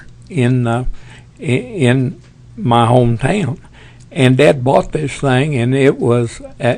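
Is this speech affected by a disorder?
Yes: Parkinson's; tremors as early symptom.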